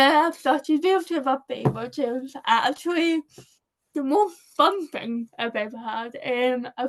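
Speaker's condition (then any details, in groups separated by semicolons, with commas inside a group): Cerebral palsy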